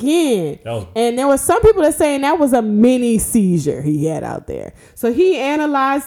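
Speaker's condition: No condition

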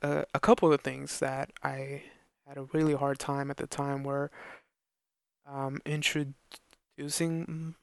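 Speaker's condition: Stutter; long-standing stutter persisting into adulthood, oral assessment showed no tongue or face problem; adult speech therapy, two therapists, desensitization, introduction and interview practice, probably always going to stutter; hard time talking, uncomfortable in certain situations, not perfectly fluent, phone call anxiety improved; prolonged sounds, blocks

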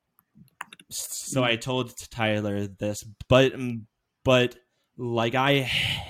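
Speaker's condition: Stuttering; massive pauses, little breaks in speech; repeated sounds, prolonged sounds

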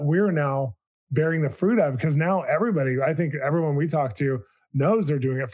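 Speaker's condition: No condition

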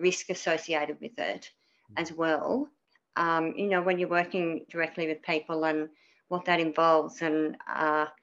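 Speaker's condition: Cleft palate; cleft palate from birth

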